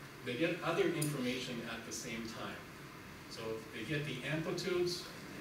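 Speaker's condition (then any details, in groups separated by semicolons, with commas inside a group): No condition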